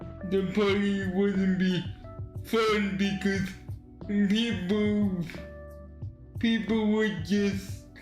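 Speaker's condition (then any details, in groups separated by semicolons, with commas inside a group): Cerebral palsy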